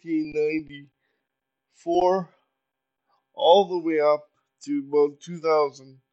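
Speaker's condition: Cerebral palsy; very poor balance

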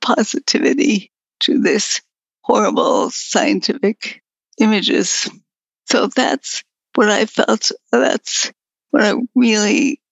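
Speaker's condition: Progressive multiple sclerosis; slowly worsening

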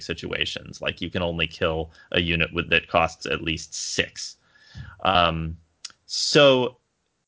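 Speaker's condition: No condition

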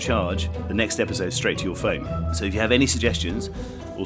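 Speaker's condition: No condition

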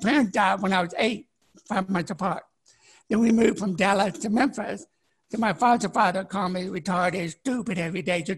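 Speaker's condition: Deafness; born deaf, partially blind, learning disability, sign language learned at 21, broke neck, head injury, two strokes, paralyzed once; no hearing aid or cochlear implant, declines both, reads faces, beards and mustaches hinder; could not speak until age ten

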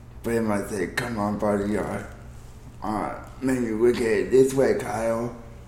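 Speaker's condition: Cerebral palsy

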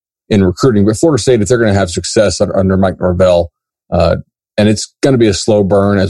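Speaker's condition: No condition

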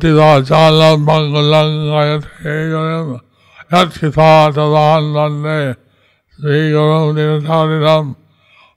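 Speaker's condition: Stroke with facial paralysis; unsure listeners can understand, own speech repeated by another speaker

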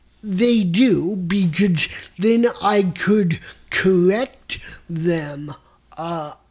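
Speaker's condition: Mild cerebral palsy; mostly right side

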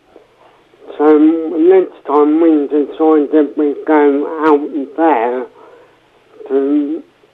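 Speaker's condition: Cerebral palsy, mild

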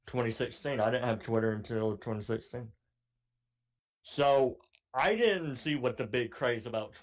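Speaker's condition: Cleft palate; cleft palate since childhood

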